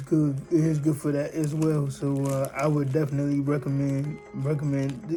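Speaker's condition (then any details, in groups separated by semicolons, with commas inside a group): Cerebral palsy, spastic diplegia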